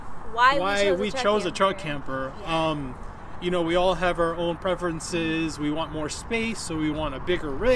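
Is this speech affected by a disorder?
No.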